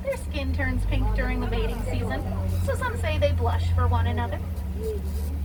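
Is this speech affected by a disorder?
No.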